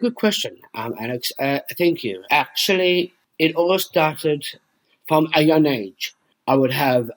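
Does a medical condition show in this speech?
Yes: Down syndrome.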